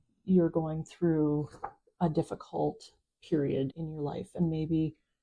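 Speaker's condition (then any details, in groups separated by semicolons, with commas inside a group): No condition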